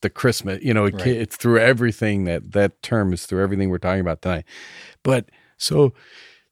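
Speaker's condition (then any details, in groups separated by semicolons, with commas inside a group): No condition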